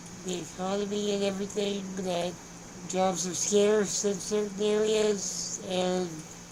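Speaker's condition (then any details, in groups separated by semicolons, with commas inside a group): Spinal muscular atrophy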